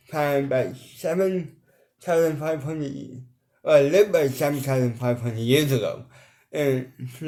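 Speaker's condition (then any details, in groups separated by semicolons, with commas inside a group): Cerebral palsy, ataxic, mild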